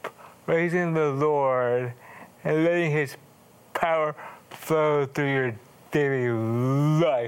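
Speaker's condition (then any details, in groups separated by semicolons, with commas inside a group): Cerebral palsy; wheelchair user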